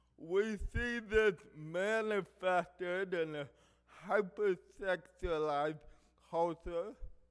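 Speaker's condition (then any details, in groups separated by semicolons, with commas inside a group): Cerebral palsy; affects hearing and speech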